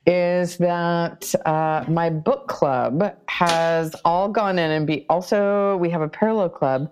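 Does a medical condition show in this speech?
No.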